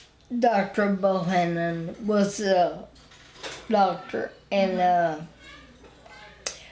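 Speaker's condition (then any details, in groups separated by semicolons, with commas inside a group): Spinal ataxia; wheelchair user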